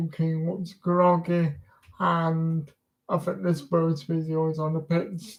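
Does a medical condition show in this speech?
Yes: cerebral palsy.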